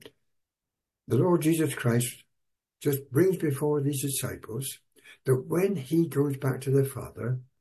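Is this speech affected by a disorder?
No.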